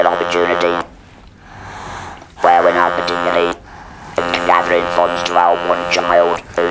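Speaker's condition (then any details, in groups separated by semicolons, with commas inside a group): Laryngeal cancer with laryngectomy; laryngeal squamous cell carcinoma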